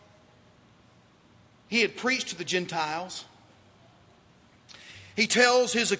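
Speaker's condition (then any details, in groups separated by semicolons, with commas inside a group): No condition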